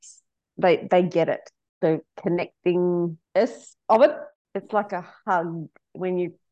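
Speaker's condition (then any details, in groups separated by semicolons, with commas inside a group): Aphasia after stroke; aphasia caused by stroke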